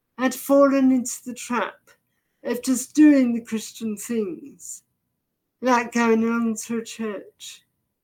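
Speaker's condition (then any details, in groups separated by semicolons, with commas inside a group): Deafness, severe; can hardly understand speech, vocabulary partly picked up from reading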